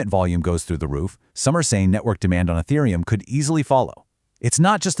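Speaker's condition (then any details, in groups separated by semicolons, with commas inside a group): No condition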